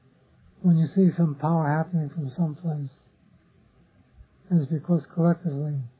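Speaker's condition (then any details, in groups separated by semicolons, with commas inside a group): Parkinson's disease; others offer remedies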